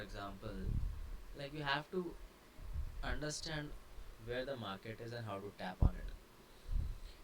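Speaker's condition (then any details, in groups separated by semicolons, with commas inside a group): No condition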